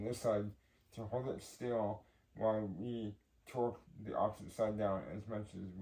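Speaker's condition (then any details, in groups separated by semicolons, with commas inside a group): Cerebral palsy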